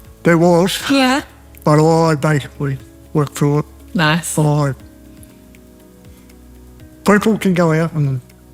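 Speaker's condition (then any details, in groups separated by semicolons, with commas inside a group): Cerebral palsy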